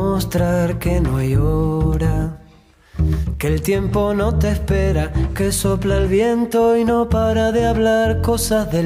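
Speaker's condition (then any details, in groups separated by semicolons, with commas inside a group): No condition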